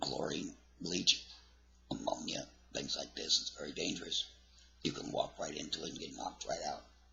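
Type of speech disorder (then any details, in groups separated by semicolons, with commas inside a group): Speech with a voice prosthesis; laryngectomy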